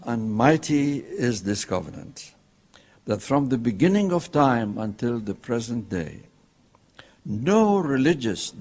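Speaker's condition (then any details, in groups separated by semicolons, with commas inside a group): No condition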